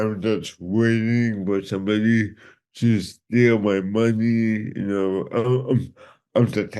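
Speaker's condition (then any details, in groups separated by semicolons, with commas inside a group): Cerebral palsy; from birth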